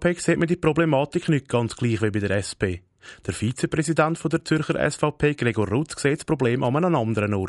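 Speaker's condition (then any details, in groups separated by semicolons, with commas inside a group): No condition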